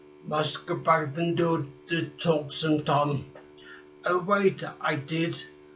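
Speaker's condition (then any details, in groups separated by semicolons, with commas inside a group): Traumatic brain injury; speech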